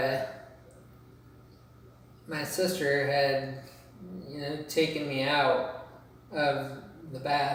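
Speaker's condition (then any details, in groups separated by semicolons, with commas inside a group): Cerebral palsy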